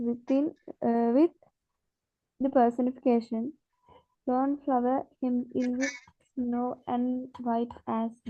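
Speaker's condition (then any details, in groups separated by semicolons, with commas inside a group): No condition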